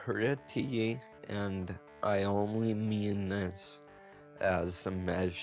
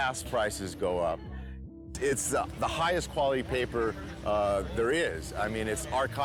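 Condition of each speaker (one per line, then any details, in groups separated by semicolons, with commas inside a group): Multiple sclerosis; severe shaking
No condition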